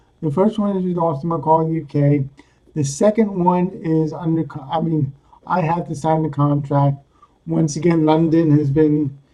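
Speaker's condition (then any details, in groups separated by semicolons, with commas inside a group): Cerebral palsy; speaks coherently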